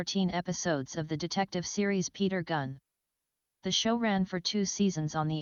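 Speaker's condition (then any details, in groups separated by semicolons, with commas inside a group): No condition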